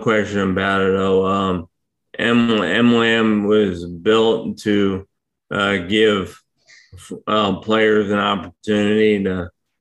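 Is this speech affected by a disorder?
Yes: ALS; ALS diagnosed last year, power wheelchair for mobility; about one year since diagnosis, uses power wheelchair; hard to speak for long periods right now.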